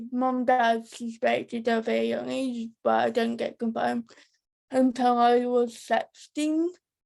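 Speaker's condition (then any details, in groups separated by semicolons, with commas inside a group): Cerebral palsy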